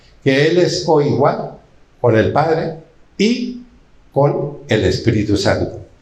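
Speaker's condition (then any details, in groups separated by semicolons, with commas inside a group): No condition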